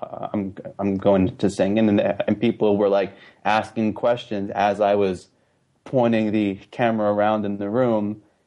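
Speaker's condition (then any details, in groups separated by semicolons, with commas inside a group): Stuttering; formerly on receiving end of stuttering support groups, NSA local chapters; talks more freely about and advertises stuttering, less ashamed since joining Stutter Social hangouts; repeated words, prolonged sounds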